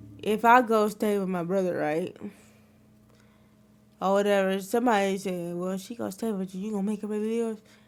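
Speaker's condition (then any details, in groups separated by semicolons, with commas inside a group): Cerebral palsy; wheelchair user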